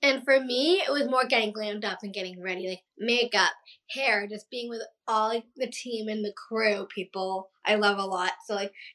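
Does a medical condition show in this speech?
Yes: Down syndrome; past speech therapy.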